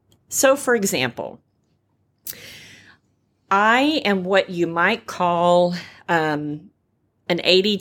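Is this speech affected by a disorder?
Yes: repaired cleft palate, cleft palate without cleft lip; uses voice for radio hosting, singing and public speaking.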